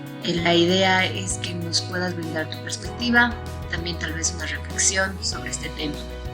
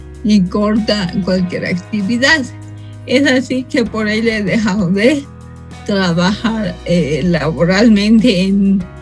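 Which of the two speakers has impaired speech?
The second: cerebral palsy from birth; from birth, lack of oxygen, affects motor, language, posture; speech and language affected.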